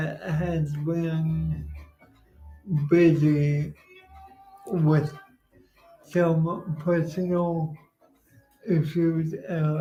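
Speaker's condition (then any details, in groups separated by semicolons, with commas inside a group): Cerebral palsy; speech noticeably affected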